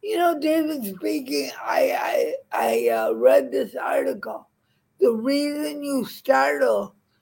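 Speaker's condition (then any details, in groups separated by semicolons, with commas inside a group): Cerebral palsy; permanent, wobbly gait, frequent falls; age 71, back in physical therapy for frequent falls, cane advised against, no pain, not worsening; described as drooly and funny, once judged too poor for teaching, mistaken for drunk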